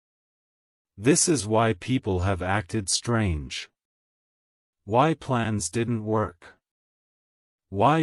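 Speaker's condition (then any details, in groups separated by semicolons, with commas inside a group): No condition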